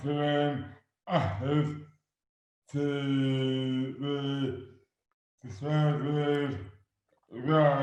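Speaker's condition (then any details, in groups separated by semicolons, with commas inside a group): Dystonia; affects hands and speech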